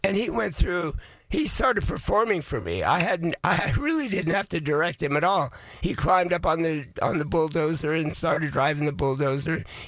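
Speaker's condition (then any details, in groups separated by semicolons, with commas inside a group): Voice changed after vocal cord surgery; vocal cord surgery about two years ago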